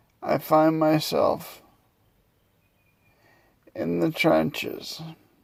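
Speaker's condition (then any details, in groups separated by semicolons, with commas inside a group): Multiple sclerosis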